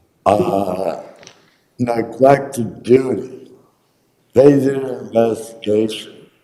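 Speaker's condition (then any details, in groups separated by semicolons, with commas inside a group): Traumatic brain injury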